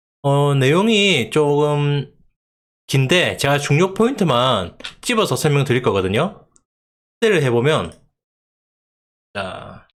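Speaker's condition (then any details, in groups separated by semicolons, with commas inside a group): No condition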